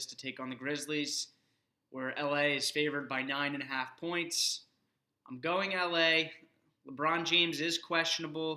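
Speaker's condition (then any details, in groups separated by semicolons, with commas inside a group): No condition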